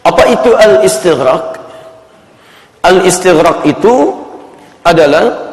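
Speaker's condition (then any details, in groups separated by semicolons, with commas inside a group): No condition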